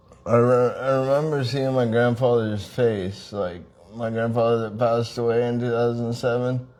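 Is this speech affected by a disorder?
Yes: traumatic brain injury.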